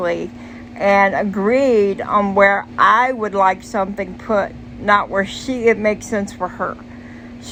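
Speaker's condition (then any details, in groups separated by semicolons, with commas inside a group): Cerebral palsy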